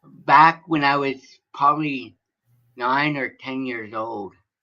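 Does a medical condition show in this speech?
Yes: cerebral palsy.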